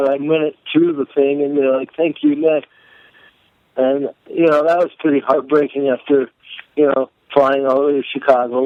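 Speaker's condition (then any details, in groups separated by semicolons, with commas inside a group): Cerebral palsy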